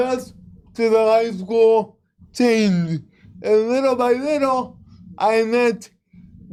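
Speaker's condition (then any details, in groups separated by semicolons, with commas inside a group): Cerebral palsy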